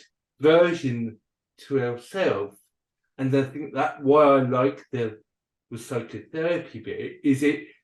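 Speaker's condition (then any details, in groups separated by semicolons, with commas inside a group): Cerebral palsy and dyspraxia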